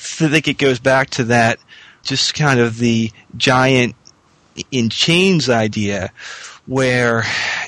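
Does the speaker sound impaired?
Yes: stuttering; person who stutters, most anxiety tied to stuttering; stuttered openly rather than hiding in past phone-heavy job, talked openly about stuttering; here repeated sounds.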